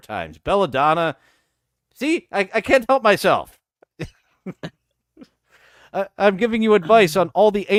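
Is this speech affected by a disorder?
No.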